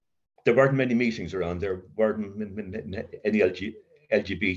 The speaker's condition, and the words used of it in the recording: Stuttering. So my uh, I stutter now in my mind, and uh, not so much in my uh, you know, uh, language.